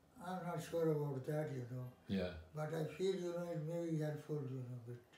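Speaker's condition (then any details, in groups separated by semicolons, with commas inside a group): Parkinson's disease; high-dose thiamine, mucuna for L-dopa, no carbidopa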